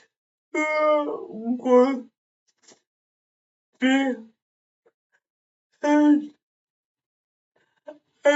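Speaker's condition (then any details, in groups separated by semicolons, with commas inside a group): Cerebral palsy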